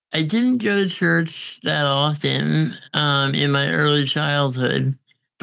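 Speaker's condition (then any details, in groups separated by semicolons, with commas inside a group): Congenital muscular dystrophy; on a ventilator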